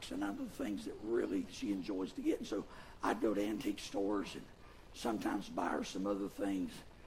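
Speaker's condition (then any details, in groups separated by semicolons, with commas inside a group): Vocal fold paralysis; Kermit-the-Frog-like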